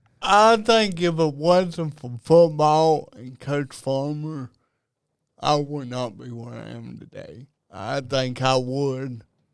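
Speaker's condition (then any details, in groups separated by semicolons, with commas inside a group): Cerebral palsy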